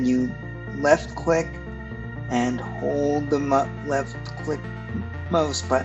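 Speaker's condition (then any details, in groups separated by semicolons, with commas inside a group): Cerebral palsy; stiff muscles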